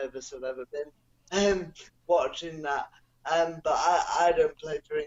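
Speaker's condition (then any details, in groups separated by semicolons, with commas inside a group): Cerebral palsy; non-progressive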